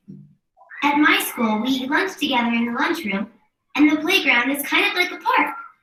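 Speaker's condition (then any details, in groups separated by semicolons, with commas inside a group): No condition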